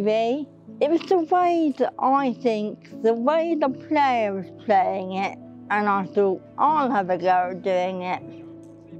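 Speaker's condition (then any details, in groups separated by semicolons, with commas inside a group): Cerebral palsy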